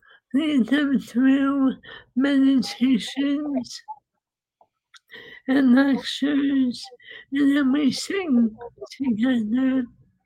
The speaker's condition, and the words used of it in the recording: ALS (motor neuron disease). And for a while, I was so convinced that I could not sing anymore.